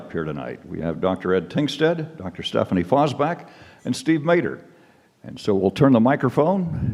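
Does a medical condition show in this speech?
No.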